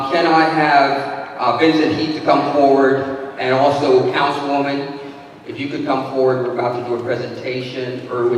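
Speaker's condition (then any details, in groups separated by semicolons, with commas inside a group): No condition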